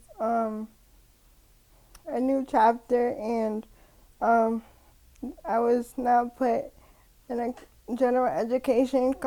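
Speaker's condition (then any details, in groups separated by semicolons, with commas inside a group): Cerebral palsy; wheelchair user; about 25 years since diagnosis, wheelchair throughout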